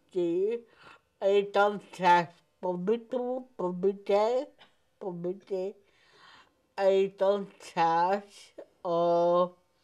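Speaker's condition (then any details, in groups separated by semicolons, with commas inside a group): Cerebral palsy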